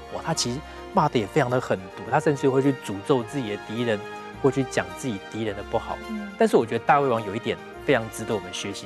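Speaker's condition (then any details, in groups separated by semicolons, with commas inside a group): No condition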